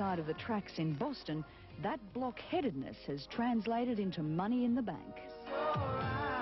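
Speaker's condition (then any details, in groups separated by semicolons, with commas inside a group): No condition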